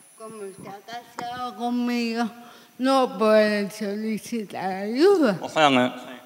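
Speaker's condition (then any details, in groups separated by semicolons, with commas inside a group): Severe cerebral palsy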